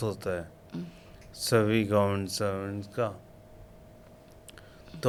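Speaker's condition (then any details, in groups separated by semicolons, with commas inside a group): Coma after road accident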